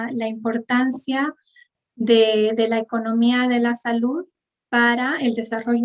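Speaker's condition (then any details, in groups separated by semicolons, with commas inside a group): No condition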